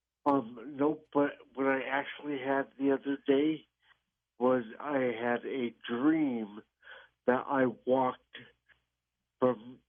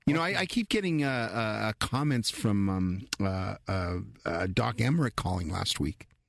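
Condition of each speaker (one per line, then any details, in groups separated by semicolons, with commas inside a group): Traumatic brain injury
No condition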